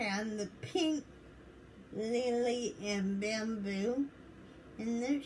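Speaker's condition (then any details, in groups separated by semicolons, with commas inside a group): Cerebral palsy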